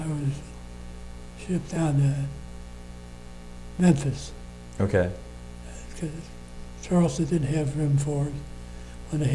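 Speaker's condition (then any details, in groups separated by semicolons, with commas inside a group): Parkinson's disease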